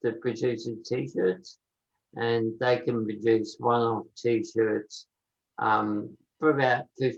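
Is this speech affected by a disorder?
Yes: motor neurone disease; about nine months since diagnosis, slow progression, still walking; voice change early symptom, voice worsening daily, learning text-to-speech.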